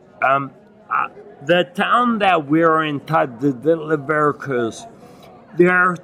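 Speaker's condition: Acquired ataxia with dysarthria; Lance-Adams syndrome, brain damage after Legionnaires' pneumonia from contaminated jacuzzi, 12-day induced coma, onset at 39; hard to speak and articulate, chest heaviness when speaking, bites tongue 2-3 times daily eating

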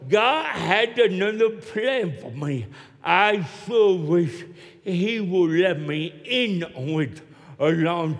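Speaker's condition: Cerebral palsy; still walks with limp

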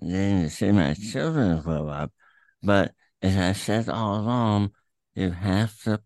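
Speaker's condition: Throat cancer; tumor through tongue attached to epiglottis

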